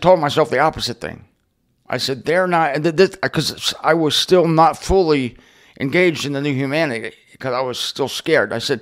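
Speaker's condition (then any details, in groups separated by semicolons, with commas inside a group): Stuttering; lifelong stutter, nightmare in school years, first public talk 1993 with body quivering; still stutters, largely concealed; hidden stutter, fluent-sounding public speaking; repeated sounds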